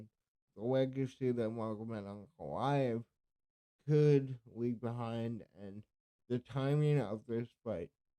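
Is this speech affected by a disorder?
Yes: cerebral palsy.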